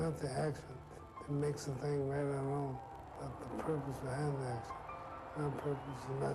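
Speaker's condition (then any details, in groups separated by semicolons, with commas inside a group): Parkinson's syndrome; sometimes slurred speech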